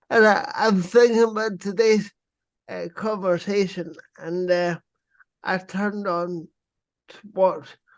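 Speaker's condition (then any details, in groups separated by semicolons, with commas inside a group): Cerebral palsy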